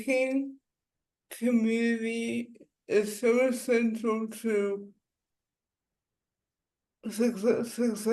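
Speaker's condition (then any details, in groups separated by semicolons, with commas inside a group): Disability affecting muscles; speech impairment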